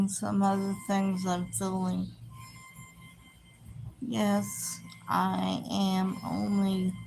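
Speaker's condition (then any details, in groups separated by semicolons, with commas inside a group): Cerebral palsy; head often turned sideways; recovering from femur surgery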